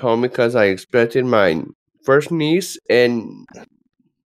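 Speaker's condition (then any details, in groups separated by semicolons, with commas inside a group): Down syndrome; present from birth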